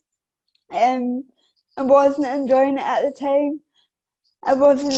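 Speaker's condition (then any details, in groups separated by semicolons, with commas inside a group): Cerebral palsy; affects balance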